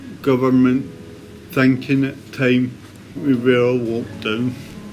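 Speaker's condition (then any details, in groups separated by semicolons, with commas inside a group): Cerebral palsy; complex operation for condition; recovering from operation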